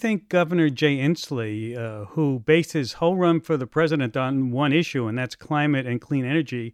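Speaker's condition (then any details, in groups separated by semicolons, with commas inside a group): No condition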